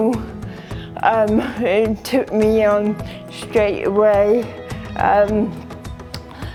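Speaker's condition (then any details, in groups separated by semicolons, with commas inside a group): Cerebral palsy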